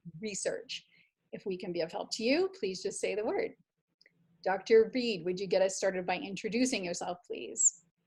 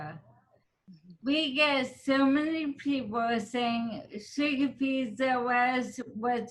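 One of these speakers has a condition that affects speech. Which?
The second: ALS; diagnosed two years ago.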